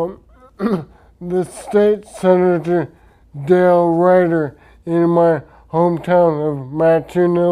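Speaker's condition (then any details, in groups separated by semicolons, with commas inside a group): Traumatic brain injury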